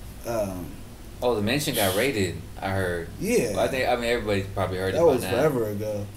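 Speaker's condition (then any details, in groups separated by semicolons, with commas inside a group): No condition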